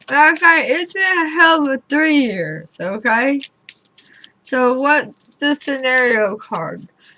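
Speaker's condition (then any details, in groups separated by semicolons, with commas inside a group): Throat cancer radiation damage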